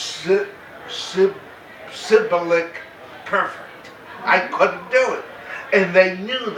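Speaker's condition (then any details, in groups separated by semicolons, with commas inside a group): Cerebral palsy; very mild form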